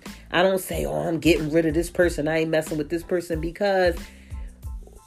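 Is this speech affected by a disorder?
No.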